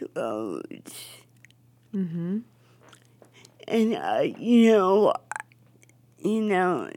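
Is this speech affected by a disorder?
Yes: cerebral palsy; cerebral palsy from oxygen deprivation at birth, affects speech, movement, balance, wheelchair, earlier physical therapy, walker; uses a wheelchair; jokingly called a god-given accent.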